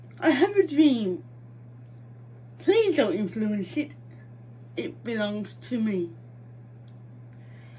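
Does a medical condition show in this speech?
Yes: cerebral palsy, mild; struggles with speech.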